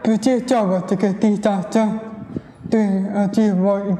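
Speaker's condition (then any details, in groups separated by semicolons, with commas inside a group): Hearing impairment; wears hearing aid, hears car horns and ambulance sirens with hearing aid; speech not very clear, others may not understand her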